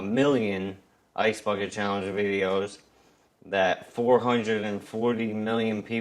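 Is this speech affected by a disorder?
Yes: ALS; arms too weak to use, young-adult onset.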